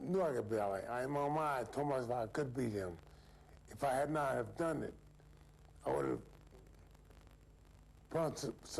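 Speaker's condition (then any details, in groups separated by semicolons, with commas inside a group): Parkinson's syndrome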